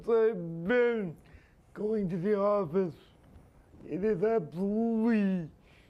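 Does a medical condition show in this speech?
Yes: spastic quadriplegia.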